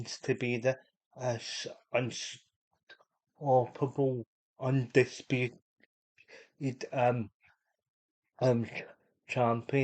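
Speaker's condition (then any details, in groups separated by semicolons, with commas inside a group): Cerebral palsy; unable to walk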